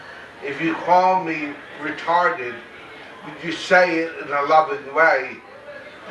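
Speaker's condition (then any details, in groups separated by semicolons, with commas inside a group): Cerebral palsy; very mild form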